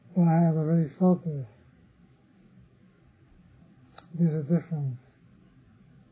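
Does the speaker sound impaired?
Yes: Parkinson's disease; others offer remedies.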